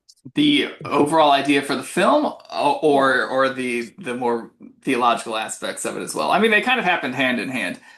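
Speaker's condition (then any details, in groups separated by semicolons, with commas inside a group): No condition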